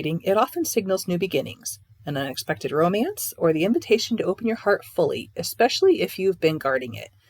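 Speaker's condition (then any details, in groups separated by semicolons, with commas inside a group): No condition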